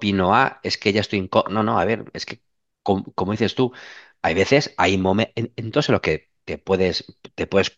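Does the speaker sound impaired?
Yes: stuttering; since childhood; sometimes stutters more than usual in class, pauses, laughs it off; here repeated sounds, prolonged sounds.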